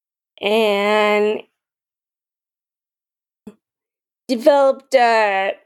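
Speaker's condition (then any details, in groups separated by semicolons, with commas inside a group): Friedreich's ataxia; ambulatory until about 21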